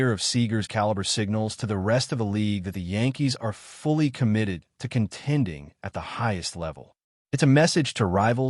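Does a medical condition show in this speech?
No.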